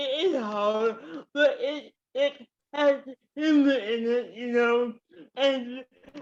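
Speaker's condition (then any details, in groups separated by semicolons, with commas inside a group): Cerebral palsy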